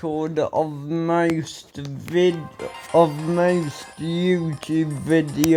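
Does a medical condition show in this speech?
Yes: ataxia; speech recently worse.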